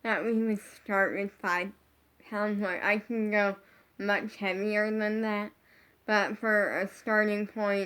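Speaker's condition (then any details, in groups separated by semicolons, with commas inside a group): Brain injury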